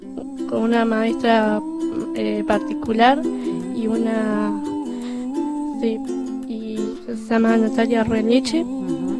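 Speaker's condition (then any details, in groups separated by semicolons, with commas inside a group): Down syndrome; congenital, since birth; 21 years old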